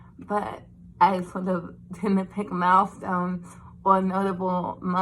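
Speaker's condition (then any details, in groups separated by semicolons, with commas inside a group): Cerebral palsy; since birth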